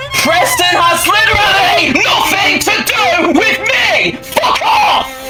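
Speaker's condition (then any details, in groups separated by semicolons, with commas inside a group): No condition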